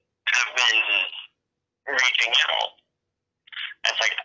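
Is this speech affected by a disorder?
Yes: cerebral palsy, very rare form.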